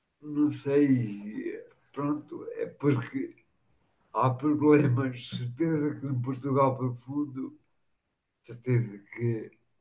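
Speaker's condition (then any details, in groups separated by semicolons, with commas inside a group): Machado-Joseph disease (sca3)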